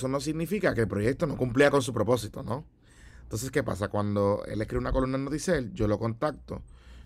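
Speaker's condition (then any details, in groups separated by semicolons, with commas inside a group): No condition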